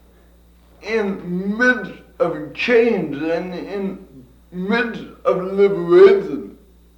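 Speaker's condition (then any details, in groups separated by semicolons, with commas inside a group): Cerebral palsy; from birth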